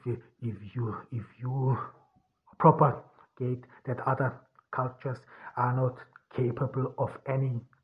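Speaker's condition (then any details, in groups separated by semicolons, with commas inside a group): Stuttering; voice distorted after surviving gas attacks; unscripted podcast speech in English as non-native speaker; singing voice raw, scratchy and very deep, no voice enhancers; repeated sounds, prolonged sounds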